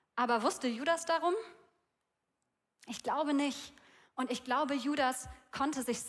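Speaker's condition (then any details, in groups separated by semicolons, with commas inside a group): No condition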